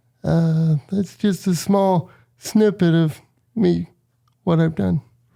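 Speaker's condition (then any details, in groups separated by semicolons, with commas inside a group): Cerebral palsy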